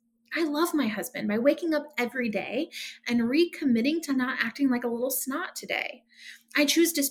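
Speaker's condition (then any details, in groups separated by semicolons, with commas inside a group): No condition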